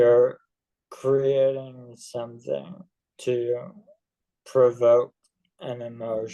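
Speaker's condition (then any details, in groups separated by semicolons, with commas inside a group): ALS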